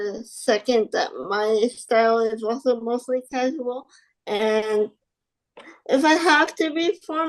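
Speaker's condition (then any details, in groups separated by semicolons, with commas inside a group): Spastic quadriplegic cerebral palsy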